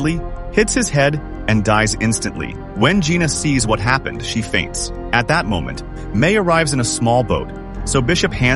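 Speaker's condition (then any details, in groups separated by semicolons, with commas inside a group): No condition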